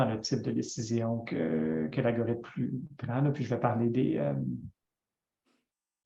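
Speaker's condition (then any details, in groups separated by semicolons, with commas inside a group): No condition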